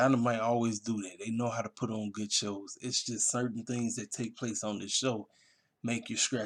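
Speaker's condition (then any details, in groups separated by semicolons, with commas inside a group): No condition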